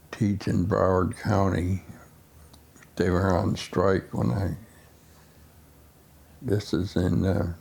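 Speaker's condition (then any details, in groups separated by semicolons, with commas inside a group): Essential tremor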